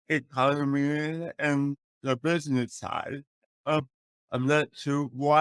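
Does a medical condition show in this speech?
Yes: cerebral palsy; speech affected.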